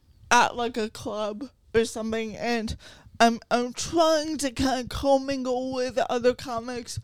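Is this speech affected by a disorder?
Yes: cerebral palsy.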